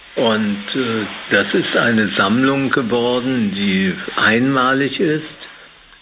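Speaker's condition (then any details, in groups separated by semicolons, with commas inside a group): Parkinson's disease; aged 80, tremor on holding a glass, Professor Volkmann of Würzburg University involved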